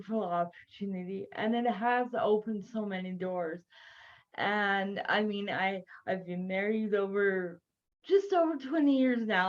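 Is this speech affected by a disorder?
Yes: cerebral palsy.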